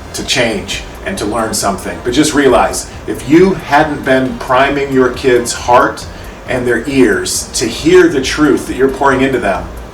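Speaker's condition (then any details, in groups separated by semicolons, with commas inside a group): No condition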